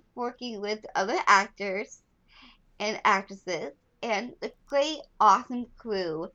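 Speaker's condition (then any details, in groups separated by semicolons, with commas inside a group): Down syndrome; walked later than other children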